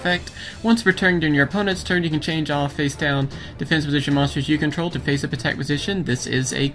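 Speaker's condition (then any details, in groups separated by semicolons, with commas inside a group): No condition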